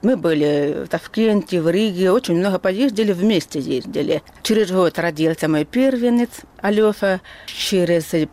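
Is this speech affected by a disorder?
Yes: hearing loss; onset age 3, medical error, missed appendicitis, over 47 years since onset, Atikon hearing aids since childhood; hears only about 20 percent, 80 percent hearing loss; speech preserved thanks to hearing aids, worsened, accented, still speaks, learned lip-reading.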